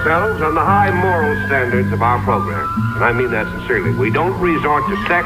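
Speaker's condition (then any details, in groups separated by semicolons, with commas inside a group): No condition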